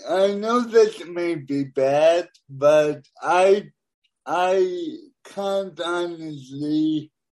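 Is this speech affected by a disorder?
Yes: cerebral palsy; lack of oxygen to brain, born premature, born deaf, no dexterity, types about 10 words a minute; noticeable speech impediment, Siri and speech recognition software cannot understand words, phone listeners hang up.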